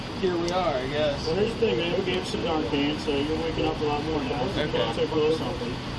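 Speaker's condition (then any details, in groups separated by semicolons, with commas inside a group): No condition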